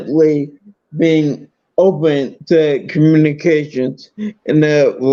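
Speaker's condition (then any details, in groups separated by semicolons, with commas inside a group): Multiple sclerosis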